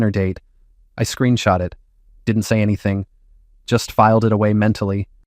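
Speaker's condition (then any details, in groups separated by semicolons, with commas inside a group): No condition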